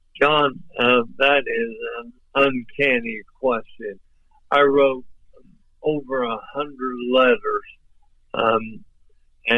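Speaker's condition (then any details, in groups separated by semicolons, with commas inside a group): ALS; voice off but clear and understandable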